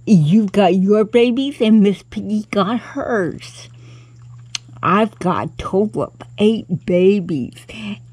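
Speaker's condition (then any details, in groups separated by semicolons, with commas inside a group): Cerebral palsy; cannot walk, crawls to get around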